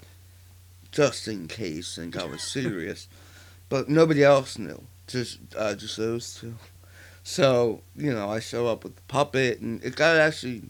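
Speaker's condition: Partial glossectomy for tongue cancer; stage 3, 40% of right side of tongue removed, tracheotomy, neck lymph node spread, recurrence

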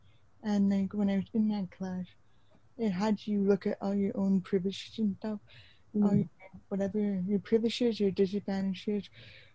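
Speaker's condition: Deaf / hard of hearing, congenital; hard of hearing or deaf since birth; cannot hear anybody during COVID

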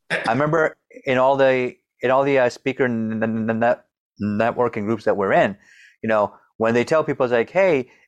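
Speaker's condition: Stutter; childhood onset, years of speech therapy, Fluency Master bone-conduction ear device, four-week Starbuck Fluency Clinic intensive, SUNY Geneseo; persisting in adulthood, still not fully fluent, speaks publicly, Toastmasters area speech contest winner; sound and word repetitions, blocks, brief fluent periods, stress worsens, strategic pauses, deep breaths, fluent singing; repeated sounds

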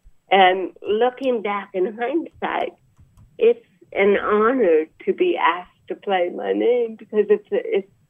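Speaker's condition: Cerebral palsy; about 63 years old

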